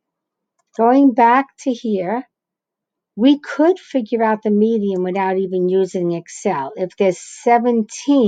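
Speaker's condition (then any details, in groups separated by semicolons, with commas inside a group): No condition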